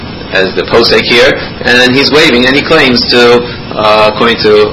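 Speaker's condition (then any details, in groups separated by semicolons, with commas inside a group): No condition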